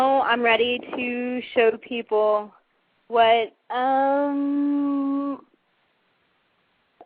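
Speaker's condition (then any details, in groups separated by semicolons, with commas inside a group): Cerebral palsy; stutters from speech muscle spasms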